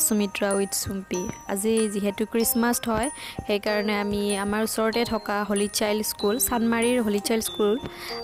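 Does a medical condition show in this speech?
No.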